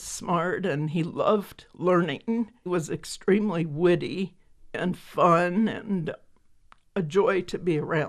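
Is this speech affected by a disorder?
Yes: spasmodic dysphonia; vocal cord tremor; strained voice.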